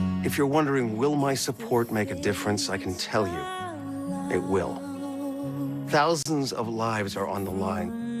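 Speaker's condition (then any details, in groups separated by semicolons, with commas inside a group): No condition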